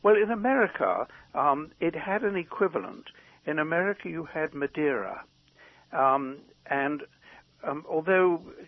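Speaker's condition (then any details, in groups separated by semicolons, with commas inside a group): No condition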